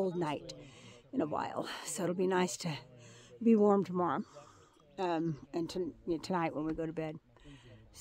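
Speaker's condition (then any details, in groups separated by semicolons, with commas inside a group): No condition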